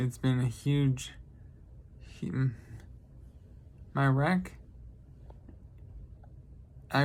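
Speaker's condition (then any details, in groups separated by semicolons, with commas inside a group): Traumatic brain injury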